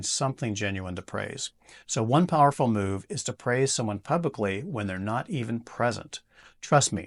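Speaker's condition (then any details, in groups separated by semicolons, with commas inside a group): No condition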